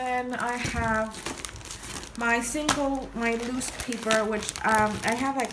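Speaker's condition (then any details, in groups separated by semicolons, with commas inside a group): No condition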